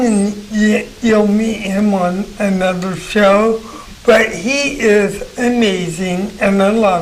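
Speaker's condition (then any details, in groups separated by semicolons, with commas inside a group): Cerebral palsy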